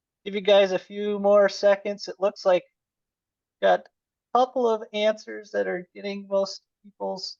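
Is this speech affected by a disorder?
No.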